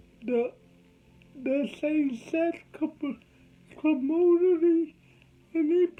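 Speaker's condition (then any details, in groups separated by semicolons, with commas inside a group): Cerebral palsy; since birth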